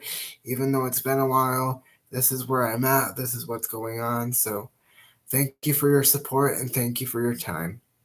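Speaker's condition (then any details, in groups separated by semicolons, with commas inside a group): Cerebral palsy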